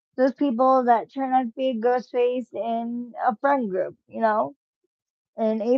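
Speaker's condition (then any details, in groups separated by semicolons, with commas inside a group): Cerebral palsy, spastic; from birth, muscle spasms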